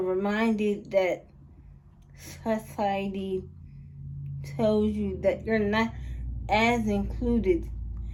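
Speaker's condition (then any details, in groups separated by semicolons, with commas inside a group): Cerebral palsy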